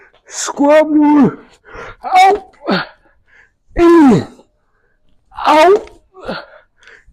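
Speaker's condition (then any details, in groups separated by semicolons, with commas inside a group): Traumatic brain injury; voice affected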